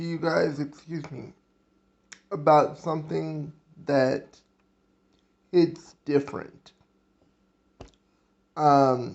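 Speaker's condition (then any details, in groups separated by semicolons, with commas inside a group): Cerebral palsy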